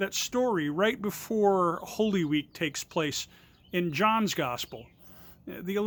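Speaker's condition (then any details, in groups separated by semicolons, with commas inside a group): No condition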